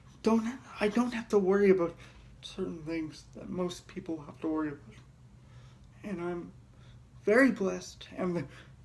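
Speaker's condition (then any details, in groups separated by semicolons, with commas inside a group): Cerebral palsy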